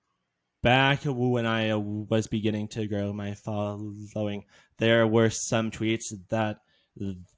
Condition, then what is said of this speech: Stuttering. With me, so if I didn't have these massive pauses where it's like, what is he gonna say? What's he gonna do?